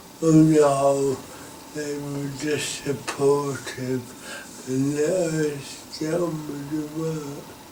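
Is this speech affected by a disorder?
Yes: cerebral palsy.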